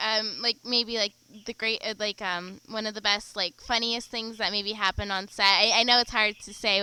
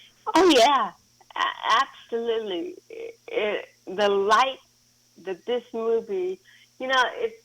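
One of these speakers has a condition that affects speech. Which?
The second: cerebral palsy; since birth, cervical spine surgery C1-C7, lower back spine surgery; can stand, part-time wheelchair, physical and occupational therapy.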